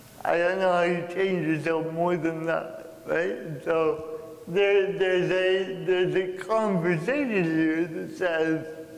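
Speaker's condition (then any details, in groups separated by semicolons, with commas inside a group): Cerebral palsy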